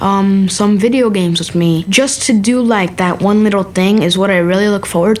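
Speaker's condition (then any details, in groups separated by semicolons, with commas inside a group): No condition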